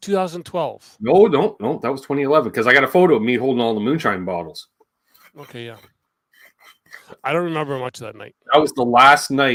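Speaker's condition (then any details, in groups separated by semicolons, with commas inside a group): No condition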